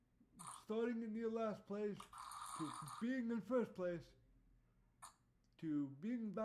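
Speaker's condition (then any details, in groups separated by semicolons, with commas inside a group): Cerebral palsy; voice tone sometimes odd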